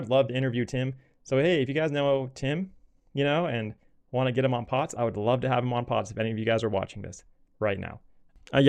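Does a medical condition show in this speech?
No.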